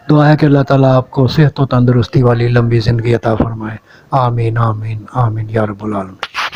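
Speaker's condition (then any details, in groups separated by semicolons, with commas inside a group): No condition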